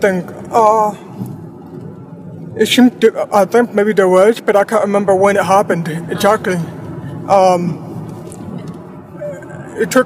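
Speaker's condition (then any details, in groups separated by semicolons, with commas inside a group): Deafblindness; prosthetic eyes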